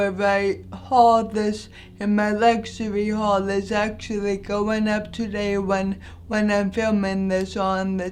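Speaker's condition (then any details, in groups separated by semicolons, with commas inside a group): Anoxic brain injury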